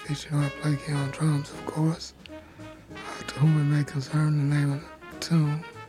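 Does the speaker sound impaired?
Yes: dysphonia; dysphonia most of adult life, big hole in throat; recently diagnosed by specialists at Wash U in St. Louis, scary voice trouble past 24 months; voice gets quieter the more spoken, voice drops off, hard to hear.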